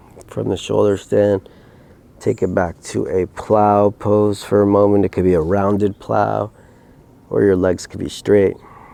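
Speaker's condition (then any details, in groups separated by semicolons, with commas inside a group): No condition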